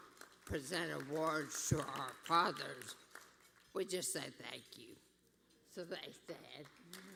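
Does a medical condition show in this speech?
Yes: brain injury.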